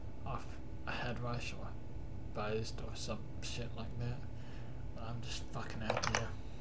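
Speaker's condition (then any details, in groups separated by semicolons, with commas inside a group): Cerebral palsy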